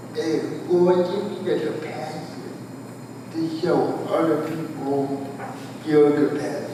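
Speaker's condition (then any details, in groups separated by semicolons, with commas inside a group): Cerebral palsy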